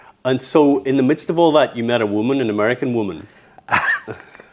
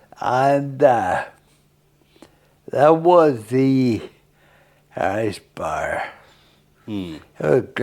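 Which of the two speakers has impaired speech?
The second: Friedreich's ataxia; late-onset type, onset around age 40; over three decades since onset, slow progression, full-time wheelchair.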